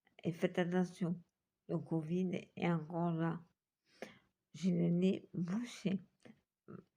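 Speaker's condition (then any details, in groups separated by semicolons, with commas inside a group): Multiple sclerosis; back pain cuts off breathing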